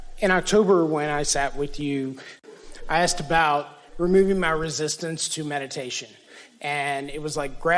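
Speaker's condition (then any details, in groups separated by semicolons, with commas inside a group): No condition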